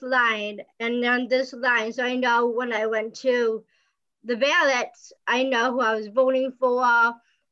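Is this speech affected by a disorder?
Yes: Down syndrome.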